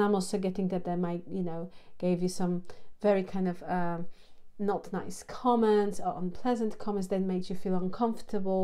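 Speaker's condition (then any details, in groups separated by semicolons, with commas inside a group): No condition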